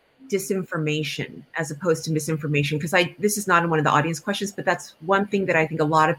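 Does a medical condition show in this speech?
No.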